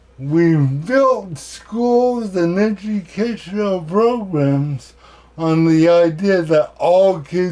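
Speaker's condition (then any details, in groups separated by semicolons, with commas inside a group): Cerebral palsy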